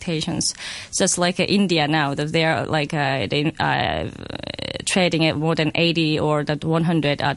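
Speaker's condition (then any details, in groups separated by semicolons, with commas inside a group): No condition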